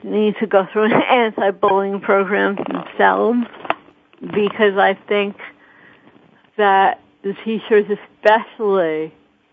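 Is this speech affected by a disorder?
Yes: cerebral palsy.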